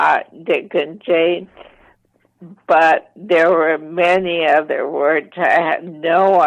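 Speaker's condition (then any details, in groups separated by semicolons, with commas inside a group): ALS, mild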